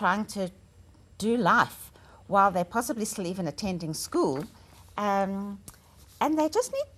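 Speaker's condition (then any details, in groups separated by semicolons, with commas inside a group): No condition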